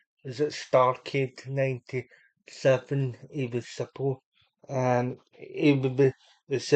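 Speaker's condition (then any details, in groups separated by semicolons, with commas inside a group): Cerebral palsy; unable to walk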